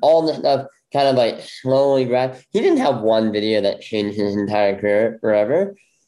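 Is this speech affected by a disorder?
Yes: bilateral cleft lip; congenital bilateral.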